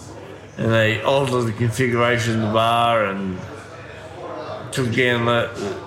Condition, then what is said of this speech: Ataxia. No, I have been in many pubs, and which is a horrible thing to say when you got a voice like mine that slurs, and people say, it sounds like you.